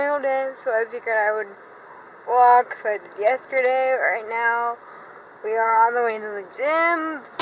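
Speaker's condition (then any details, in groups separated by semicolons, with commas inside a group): Cerebral palsy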